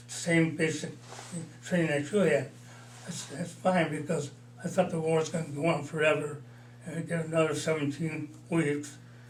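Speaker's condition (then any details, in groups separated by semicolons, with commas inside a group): Parkinson's disease, mild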